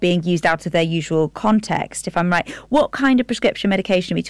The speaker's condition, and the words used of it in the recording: No condition.